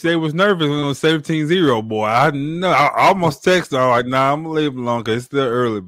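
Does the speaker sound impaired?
No.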